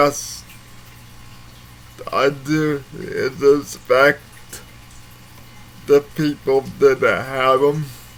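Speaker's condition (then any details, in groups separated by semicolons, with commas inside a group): Cerebral palsy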